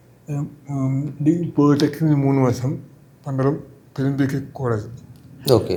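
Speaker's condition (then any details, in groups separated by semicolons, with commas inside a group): Cerebral palsy; from birth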